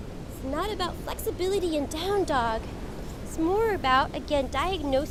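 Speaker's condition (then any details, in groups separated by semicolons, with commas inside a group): No condition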